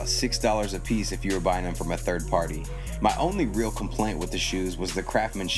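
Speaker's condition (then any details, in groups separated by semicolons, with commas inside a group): No condition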